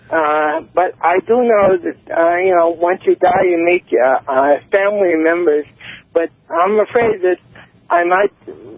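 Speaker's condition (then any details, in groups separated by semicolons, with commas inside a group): Cerebral palsy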